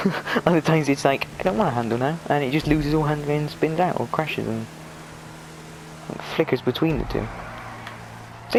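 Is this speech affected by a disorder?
No.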